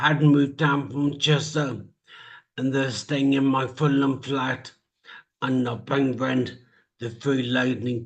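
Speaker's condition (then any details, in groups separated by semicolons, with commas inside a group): Traumatic brain injury; speech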